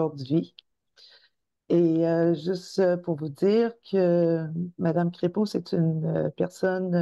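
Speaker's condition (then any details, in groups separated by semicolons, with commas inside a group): No condition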